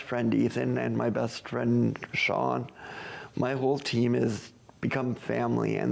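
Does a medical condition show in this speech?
Yes: cerebral palsy.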